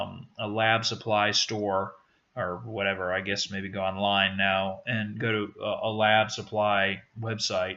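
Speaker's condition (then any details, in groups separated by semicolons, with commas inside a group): No condition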